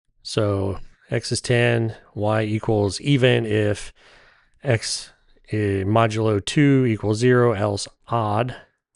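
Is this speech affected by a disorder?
No.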